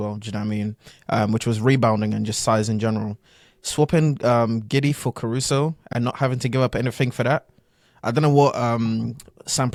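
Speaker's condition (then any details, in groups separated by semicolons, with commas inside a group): No condition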